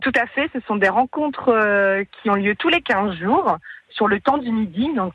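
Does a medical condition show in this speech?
No.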